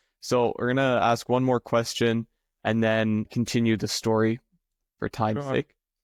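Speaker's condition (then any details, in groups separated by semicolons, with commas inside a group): No condition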